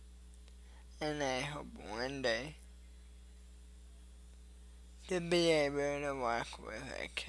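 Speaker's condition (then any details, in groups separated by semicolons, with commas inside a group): Cerebral palsy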